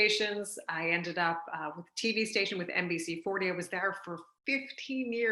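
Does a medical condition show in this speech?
No.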